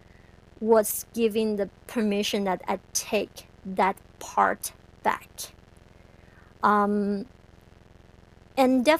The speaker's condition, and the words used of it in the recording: Stuttering. Definitely by the end of the speech therapy with Dr. Merson, I'm still a person who stutters.